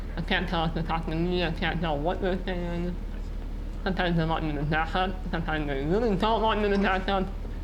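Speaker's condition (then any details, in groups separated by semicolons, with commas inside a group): Muscular dystrophy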